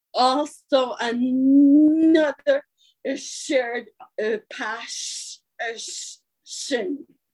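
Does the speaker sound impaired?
Yes: stuttering; attended a speech course; here repeated sounds, prolonged sounds.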